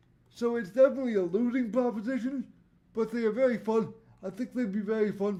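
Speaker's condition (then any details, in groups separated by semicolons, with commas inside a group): Cerebral palsy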